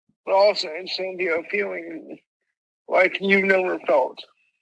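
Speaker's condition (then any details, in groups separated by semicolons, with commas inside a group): Mild cerebral palsy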